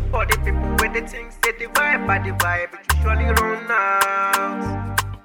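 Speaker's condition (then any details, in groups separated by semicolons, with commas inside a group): No condition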